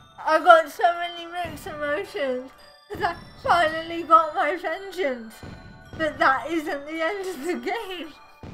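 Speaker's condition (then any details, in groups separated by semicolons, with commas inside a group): Cerebral palsy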